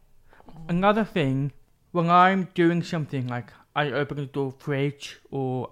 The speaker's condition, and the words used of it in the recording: Deafness. It helps me because if I speak to hearing people, I can speak clear and help them hear, understand me.